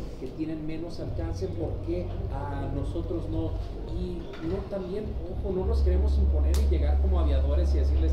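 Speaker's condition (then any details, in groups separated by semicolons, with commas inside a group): No condition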